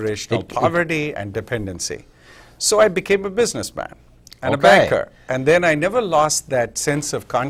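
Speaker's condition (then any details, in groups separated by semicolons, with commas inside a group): No condition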